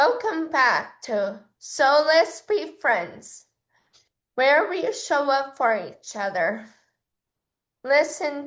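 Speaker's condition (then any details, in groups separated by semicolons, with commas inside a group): Cerebral palsy; affects muscles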